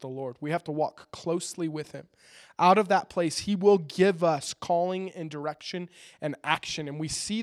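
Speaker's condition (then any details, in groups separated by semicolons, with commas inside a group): No condition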